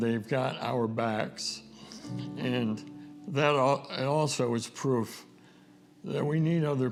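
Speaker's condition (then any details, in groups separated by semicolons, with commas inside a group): ALS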